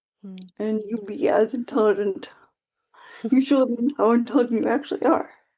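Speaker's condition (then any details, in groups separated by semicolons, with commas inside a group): Quadriplegic cerebral palsy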